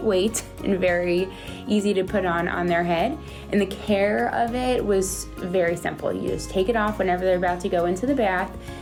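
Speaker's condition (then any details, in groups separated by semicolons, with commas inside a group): No condition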